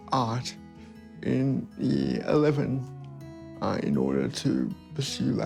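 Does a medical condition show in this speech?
Yes: cerebral palsy.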